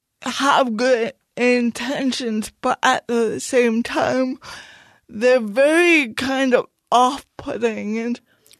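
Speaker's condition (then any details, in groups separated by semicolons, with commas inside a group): Cerebral palsy; speech noticeably affected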